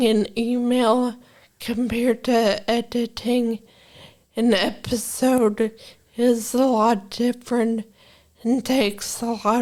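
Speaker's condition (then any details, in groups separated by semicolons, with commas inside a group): Brain injury from aneurysm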